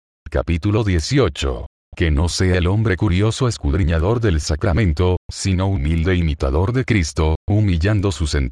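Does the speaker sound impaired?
No.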